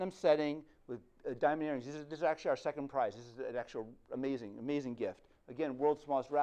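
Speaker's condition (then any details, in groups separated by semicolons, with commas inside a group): No condition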